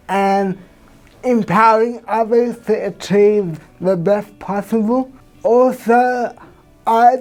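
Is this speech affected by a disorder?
Yes: cerebral palsy; from birth.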